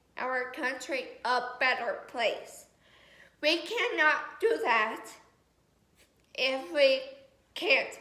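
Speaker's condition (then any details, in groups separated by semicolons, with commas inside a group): Cerebral palsy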